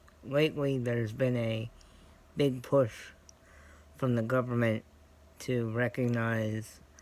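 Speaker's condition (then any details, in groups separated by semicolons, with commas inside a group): Cerebral palsy; scoliosis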